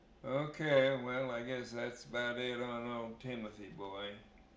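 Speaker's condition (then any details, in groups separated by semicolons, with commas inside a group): Brain injury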